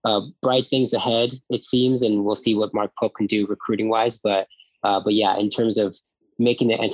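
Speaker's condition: No condition

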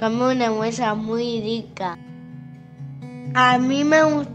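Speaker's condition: Williams syndrome; genetic cause, diagnosed in infancy, confirmed by genetic studies, geneticist at Posadas recommended; age 8

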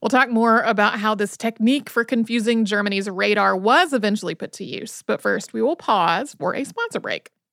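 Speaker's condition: No condition

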